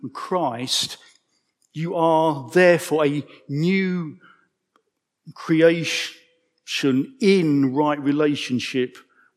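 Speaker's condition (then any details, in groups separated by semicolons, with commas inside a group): Stammer; stammer audible in speech; prolonged sounds, blocks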